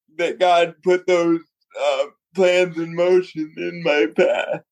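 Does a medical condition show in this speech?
Yes: cerebral palsy; from birth, born prematurely at 3 pounds 7 ounces, father Jeff propels him through swim, bike, run.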